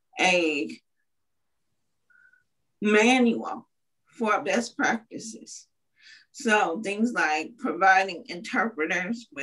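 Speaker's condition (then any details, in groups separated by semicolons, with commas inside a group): Cerebral palsy; uses wheelchair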